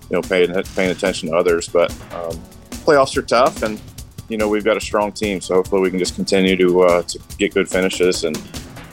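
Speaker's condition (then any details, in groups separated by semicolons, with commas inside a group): No condition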